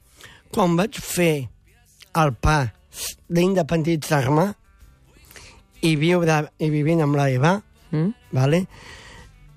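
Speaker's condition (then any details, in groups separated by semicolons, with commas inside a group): Down syndrome; congenital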